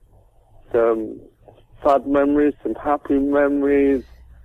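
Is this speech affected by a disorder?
Yes: cerebral palsy; present from birth, caused by doctors' negligence at delivery, dead for 26 minutes at birth.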